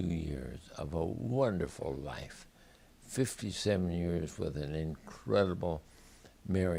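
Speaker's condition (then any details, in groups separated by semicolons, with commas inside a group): ALS; diagnosed about two years ago, late onset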